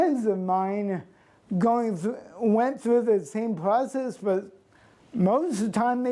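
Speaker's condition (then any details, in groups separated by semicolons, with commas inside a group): Cerebral palsy; since birth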